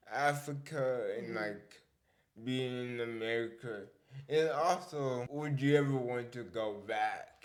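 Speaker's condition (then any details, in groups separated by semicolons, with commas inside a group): Cerebral palsy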